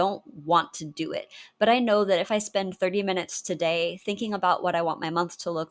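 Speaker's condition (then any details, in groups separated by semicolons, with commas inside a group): No condition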